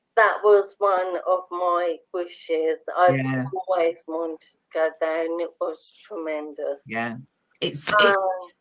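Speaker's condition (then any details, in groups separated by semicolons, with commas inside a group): Motor neurone disease; bulbar onset, speech and swallowing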